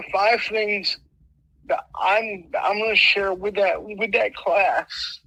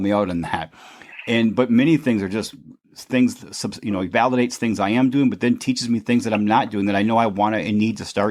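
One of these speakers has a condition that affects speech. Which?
The first: mild cerebral palsy; affects left arm and leg, limp; mild, diagnosed at age 3; speech impediment.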